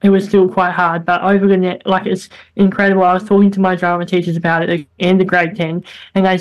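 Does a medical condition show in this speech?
Yes: bilateral cleft lip and palate; speech therapy in childhood and after operations into high school, once squeaky, very airy, nasal, much improved.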